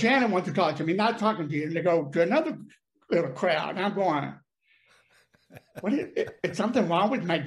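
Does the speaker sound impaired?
Yes: deafness; brain damage from birth.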